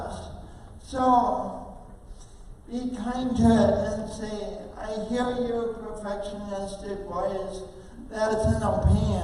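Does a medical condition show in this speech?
Yes: oxygen-related condition, speech impairment.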